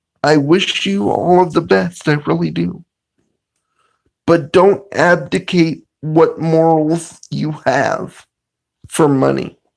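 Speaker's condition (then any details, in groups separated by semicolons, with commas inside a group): Cerebral palsy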